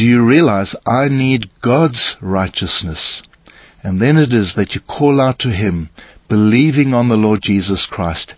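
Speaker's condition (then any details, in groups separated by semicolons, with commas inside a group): No condition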